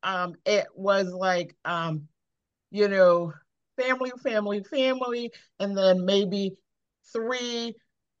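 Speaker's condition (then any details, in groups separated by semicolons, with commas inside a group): Aphasia after stroke; fluent with frequent 'you know' fillers, restarts, trailing unfinished sentences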